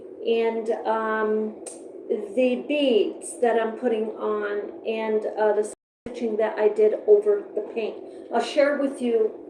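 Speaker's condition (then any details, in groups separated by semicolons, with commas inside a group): No condition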